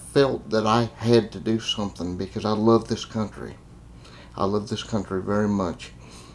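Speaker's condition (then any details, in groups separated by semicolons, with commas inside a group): Cerebral palsy; congenital cerebral palsy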